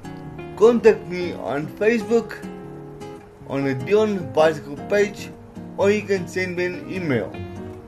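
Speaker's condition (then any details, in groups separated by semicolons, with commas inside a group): Cerebral palsy; trouble formulating words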